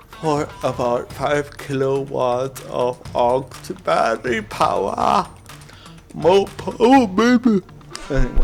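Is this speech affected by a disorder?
Yes: cerebral palsy.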